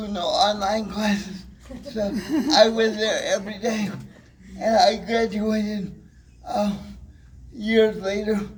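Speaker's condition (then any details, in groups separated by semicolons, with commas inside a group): Cerebral palsy, spastic, mild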